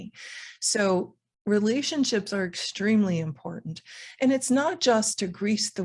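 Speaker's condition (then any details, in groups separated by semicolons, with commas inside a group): No condition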